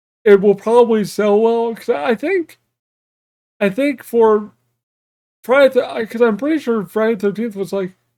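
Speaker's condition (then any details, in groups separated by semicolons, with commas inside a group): Cerebral palsy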